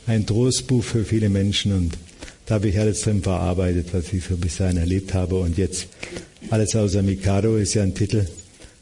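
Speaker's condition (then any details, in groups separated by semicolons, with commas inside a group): Parkinson's disease; host asks for his voice to be made louder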